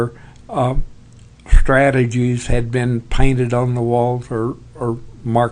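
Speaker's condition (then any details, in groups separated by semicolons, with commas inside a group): Parkinson's; tremors as early symptom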